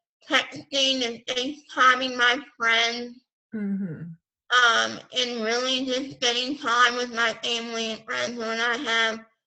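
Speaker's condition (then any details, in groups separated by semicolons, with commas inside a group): Pompe disease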